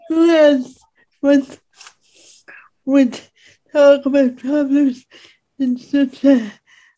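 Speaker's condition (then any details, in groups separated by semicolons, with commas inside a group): Speech impediment; speaks in own way without modifying accent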